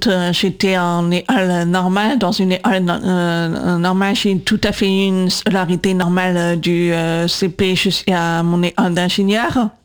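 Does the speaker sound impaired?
Yes: profound congenital deafness, congenital, due to cytomegalovirus (CMV); diagnosed 18 months, severe then profound at 8, cochlear implants left 8.5, second 20-22; 20 years speech therapy for speaking and voice control, LPC cued speech, AI struggles to understand.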